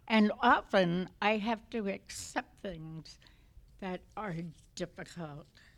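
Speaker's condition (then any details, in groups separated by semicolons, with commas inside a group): Essential tremor; may be hard to understand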